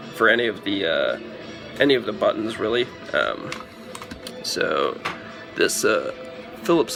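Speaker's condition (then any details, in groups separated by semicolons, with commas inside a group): No condition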